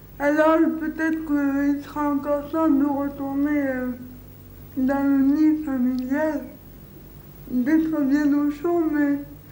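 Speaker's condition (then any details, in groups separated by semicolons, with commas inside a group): Cerebral palsy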